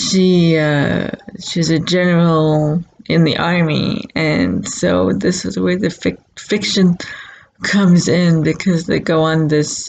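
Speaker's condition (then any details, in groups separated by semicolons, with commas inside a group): Cerebral palsy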